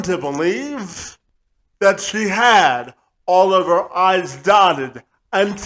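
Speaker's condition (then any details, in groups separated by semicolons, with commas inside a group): Cerebral palsy; spastic quadriplegic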